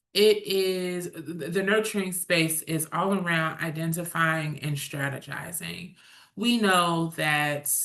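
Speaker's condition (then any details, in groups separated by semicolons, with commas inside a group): No condition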